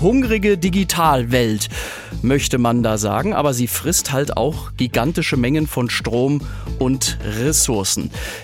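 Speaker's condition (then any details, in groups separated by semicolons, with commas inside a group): No condition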